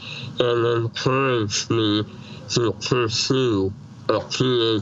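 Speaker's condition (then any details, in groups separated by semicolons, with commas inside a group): Treacher Collins syndrome; congenital, severe cleft palate, emergency tracheotomy at birth, born deaf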